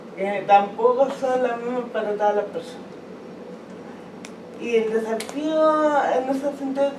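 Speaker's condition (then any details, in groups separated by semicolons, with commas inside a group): Cerebral palsy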